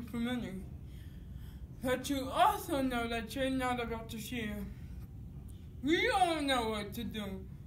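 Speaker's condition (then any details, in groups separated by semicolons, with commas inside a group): Cerebral palsy; dystonic type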